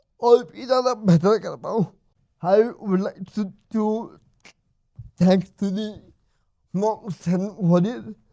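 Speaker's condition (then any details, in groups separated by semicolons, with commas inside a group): Cerebral palsy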